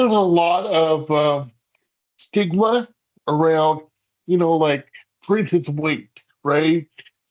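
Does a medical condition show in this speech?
Yes: cerebral palsy; hamstring releases.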